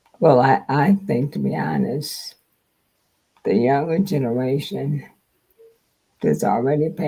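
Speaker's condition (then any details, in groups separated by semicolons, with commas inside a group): Multiple sclerosis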